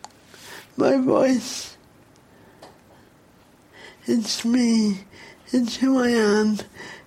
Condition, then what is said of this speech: Cerebral palsy. To repeat it, or you realise they don't know, or you realise you're not getting through because of your speech impediment.